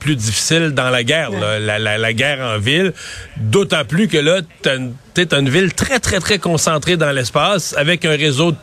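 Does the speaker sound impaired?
No.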